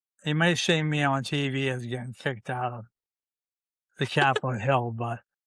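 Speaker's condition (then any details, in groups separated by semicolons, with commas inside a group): ALS, C9 mutation; limb onset in fingers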